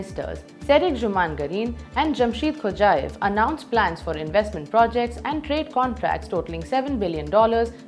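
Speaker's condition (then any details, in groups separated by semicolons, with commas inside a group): No condition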